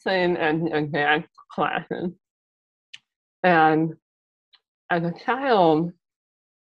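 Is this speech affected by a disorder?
Yes: muscular dystrophy; mild speech impairment.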